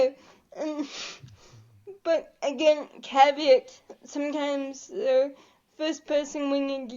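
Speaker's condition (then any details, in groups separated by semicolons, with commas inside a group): Cerebral palsy quadriplegia; quadriplegic, since birth; cannot move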